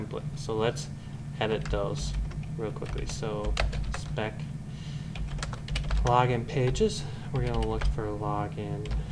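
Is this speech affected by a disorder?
No.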